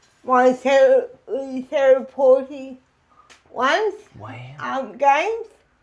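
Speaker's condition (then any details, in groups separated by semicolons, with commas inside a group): Disability affecting speech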